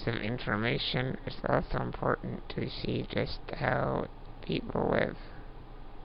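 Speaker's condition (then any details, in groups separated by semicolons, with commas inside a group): Duchenne muscular dystrophy; progressive muscle wasting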